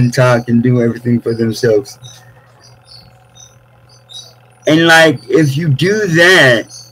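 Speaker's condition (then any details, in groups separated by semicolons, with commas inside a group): Cerebral palsy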